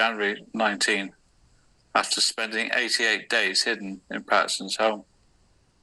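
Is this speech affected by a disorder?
No.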